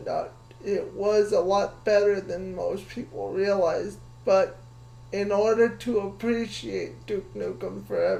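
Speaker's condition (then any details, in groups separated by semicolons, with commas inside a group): Cerebral palsy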